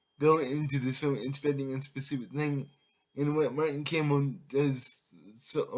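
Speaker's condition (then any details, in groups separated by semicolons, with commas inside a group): Cerebral palsy; affects all muscles; able to speak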